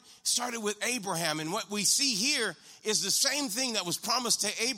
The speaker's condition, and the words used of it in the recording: No condition.